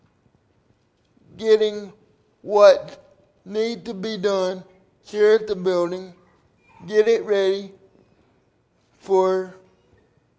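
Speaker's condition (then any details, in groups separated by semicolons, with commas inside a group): Cerebral palsy; from birth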